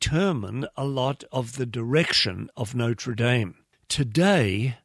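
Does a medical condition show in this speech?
No.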